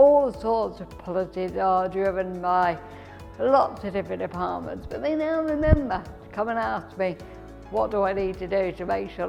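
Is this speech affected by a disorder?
Yes: cerebral palsy; mixed types.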